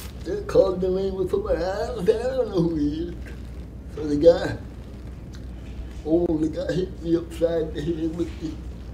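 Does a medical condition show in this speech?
Yes: cerebral palsy; from birth.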